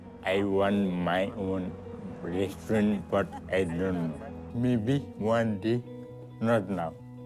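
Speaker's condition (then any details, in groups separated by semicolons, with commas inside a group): Traumatic brain injury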